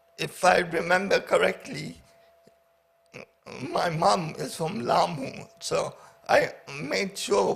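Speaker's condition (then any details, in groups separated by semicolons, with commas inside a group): Paraplegia with essential tremor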